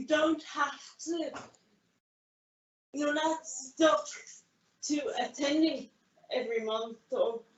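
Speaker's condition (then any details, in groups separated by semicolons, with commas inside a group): Cerebral palsy; caused by grade one brain bleed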